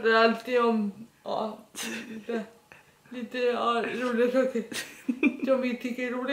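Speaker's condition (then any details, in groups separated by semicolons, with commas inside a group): Dyskinetic cerebral palsy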